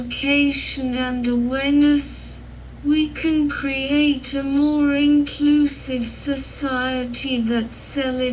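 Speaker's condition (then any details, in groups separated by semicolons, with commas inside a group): Cerebral palsy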